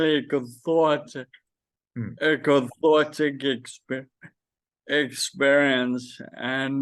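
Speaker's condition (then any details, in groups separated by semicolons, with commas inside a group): Friedreich's ataxia; does voice exercises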